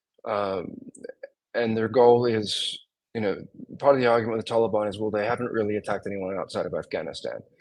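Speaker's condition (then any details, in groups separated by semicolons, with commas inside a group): No condition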